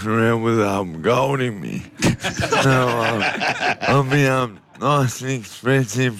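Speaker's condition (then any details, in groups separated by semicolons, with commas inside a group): Motor neurone disease; sporadic motor neurone disease, deteriorating quickly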